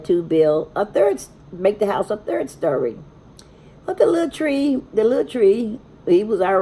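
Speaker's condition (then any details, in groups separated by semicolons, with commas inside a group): No condition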